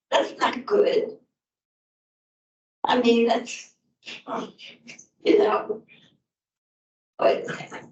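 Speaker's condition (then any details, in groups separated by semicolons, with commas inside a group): Multiple sclerosis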